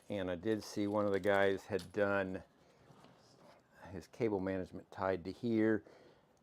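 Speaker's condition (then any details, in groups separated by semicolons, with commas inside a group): No condition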